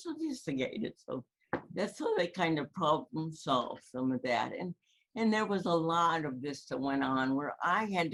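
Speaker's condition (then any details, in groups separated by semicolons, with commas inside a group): Cerebral palsy; present from birth, balance and coordination affected, mobility scooter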